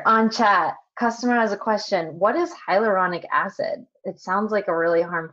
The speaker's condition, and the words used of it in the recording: No condition.